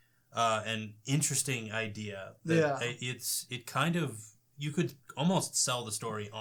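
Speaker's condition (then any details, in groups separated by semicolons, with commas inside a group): No condition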